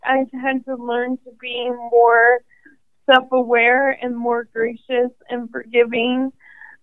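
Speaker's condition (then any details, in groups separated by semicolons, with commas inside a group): ALS; first symptoms noticed in hand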